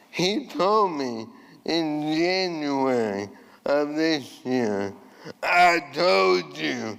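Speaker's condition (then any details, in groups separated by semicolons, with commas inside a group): ALS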